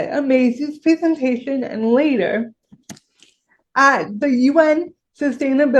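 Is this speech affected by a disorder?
Yes: cerebral palsy; severe, from birth, affects muscle control, walker, wheelchair, stander; involuntary muscle tightening when nervous, long-term physical therapy; shaky voice, worse when nervous.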